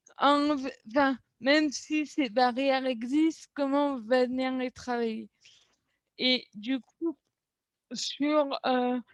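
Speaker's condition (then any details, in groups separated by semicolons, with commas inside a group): Cerebral palsy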